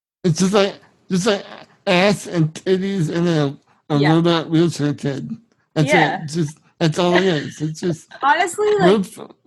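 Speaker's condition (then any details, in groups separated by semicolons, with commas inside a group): Spinal muscular atrophy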